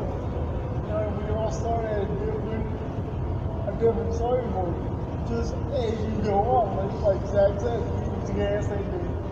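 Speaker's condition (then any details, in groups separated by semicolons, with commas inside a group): Cerebral palsy; active lifestyle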